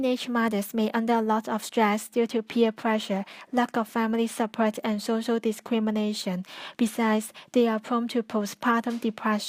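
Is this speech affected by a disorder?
No.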